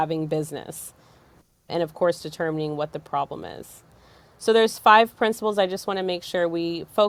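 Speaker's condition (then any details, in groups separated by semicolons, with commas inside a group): No condition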